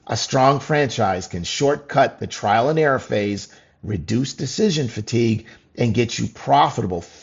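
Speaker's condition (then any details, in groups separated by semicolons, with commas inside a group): No condition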